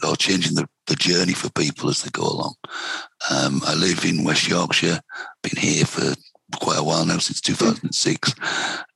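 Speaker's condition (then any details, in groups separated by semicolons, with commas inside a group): Vocal cord cancer, head and neck cancer, right vocal cord; breathing restricted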